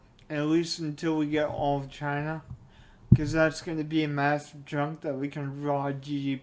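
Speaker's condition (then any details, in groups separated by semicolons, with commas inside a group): Cerebral palsy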